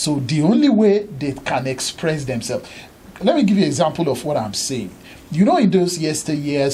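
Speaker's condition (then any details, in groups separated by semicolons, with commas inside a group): No condition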